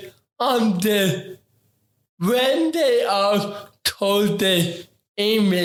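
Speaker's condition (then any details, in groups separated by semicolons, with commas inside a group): Ataxic cerebral palsy; affects talking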